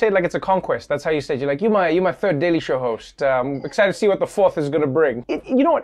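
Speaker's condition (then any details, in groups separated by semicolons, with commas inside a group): No condition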